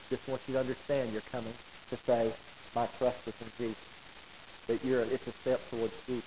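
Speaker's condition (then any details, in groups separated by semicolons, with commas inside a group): No condition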